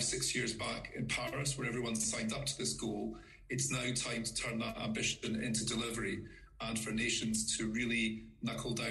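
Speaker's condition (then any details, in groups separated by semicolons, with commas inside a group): No condition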